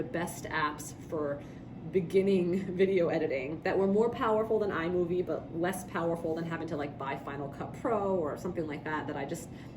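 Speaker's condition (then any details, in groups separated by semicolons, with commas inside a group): No condition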